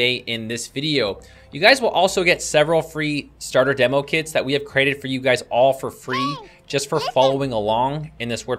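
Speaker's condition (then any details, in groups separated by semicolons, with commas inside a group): No condition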